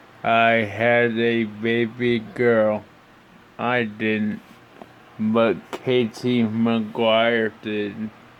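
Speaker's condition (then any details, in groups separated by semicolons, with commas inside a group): Brain injury (brain shearing); tracheostomy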